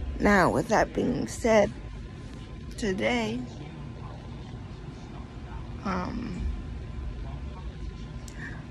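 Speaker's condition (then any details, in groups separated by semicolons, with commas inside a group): Cerebral palsy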